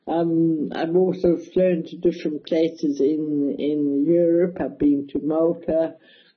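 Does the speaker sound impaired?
Yes: cerebral palsy, mild; speech affected a bit.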